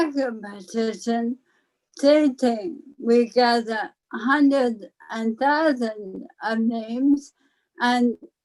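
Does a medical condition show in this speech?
Yes: ALS; slight speech impairment.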